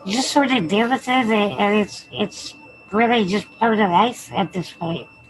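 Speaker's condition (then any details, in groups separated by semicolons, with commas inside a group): Spinal muscular atrophy; diagnosed 17 months, tracheostomy age 3, never walked, wheelchair; full-time ventilator, stable, Spinraza treatment; speaks with trach and ventilator, slightly clearer now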